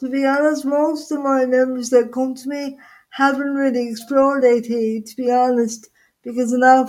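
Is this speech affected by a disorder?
Yes: quadriplegic cerebral palsy; full-time wheelchair user, uses personal assistants, uses ProTrack trackball.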